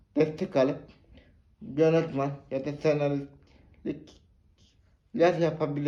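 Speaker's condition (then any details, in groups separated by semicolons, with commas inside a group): Cerebral palsy; spastic type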